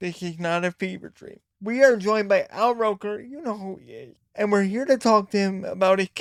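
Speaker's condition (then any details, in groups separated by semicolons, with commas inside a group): Cerebral palsy; voice sometimes sounds childlike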